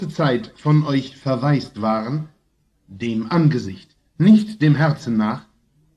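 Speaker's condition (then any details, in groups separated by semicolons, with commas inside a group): No condition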